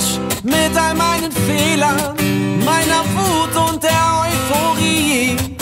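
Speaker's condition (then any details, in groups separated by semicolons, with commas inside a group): No condition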